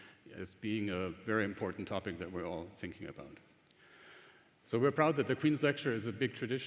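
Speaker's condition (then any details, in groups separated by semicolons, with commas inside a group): No condition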